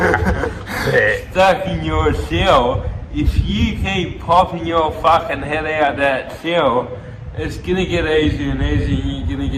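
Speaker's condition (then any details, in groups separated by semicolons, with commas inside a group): Cerebral palsy; from birth, tight muscles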